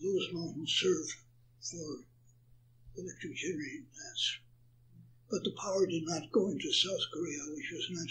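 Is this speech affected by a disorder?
Yes: Parkinson's.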